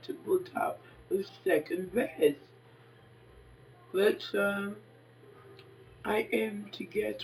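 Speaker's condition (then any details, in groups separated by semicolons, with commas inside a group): Facial palsy; can barely hear own speech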